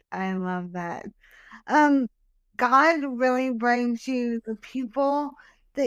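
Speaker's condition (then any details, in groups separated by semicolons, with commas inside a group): Hemiplegic cerebral palsy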